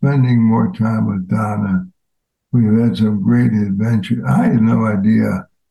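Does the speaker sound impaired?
Yes: ALS; fatal progressive disease, diagnosed months ago, hiking a year ago, expected to worsen; walking harder, brace on foot, balance slightly off, wife Donna as caregiver for some tasks; voice changed since onset, now a different voice, no spontaneous crying fits.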